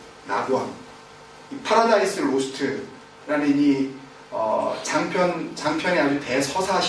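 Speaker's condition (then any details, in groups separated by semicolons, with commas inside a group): No condition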